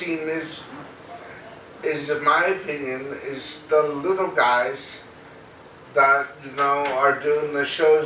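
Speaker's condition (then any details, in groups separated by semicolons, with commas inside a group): Cerebral palsy, mild; mainly affects speech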